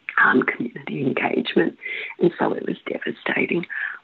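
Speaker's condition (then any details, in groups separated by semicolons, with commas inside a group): Spasmodic dysphonia; onset about 16 years ago, saw ear nose and throat specialist, diagnosed after over 12 months; about 16 years since onset, persistent with treatment, uses strategies to short-circuit spasms; words disappear like bad phone reception, bits of words lost, holds voice box, cough or hiccup resets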